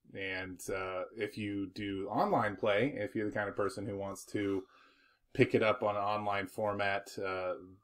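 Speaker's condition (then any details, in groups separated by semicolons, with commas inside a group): No condition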